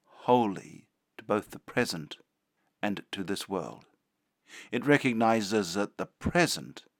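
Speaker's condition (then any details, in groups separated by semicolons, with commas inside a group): No condition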